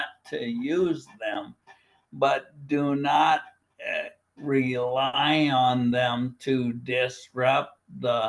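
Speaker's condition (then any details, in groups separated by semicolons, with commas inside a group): Primary lateral sclerosis, bulbar onset; oral onset, slurred speech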